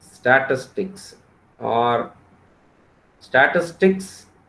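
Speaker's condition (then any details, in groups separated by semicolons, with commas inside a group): No condition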